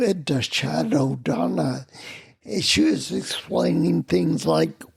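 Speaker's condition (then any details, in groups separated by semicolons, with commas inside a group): Spinocerebellar ataxia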